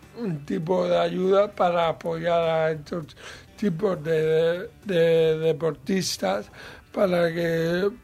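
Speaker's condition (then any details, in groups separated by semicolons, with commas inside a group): Cerebral palsy; mild, lesser degree of disability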